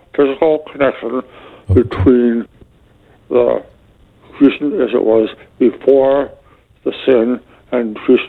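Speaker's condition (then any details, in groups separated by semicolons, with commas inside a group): Speech impediment due to Abilify, medication-induced; speech impediment caused by Abilify medication; trying hard to make self understood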